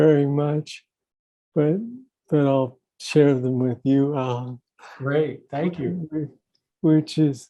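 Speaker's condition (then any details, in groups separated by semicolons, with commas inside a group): Young onset Parkinson's disease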